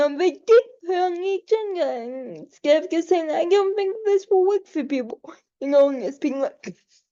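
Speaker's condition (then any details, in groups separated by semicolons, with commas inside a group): Cerebral palsy; quadriplegic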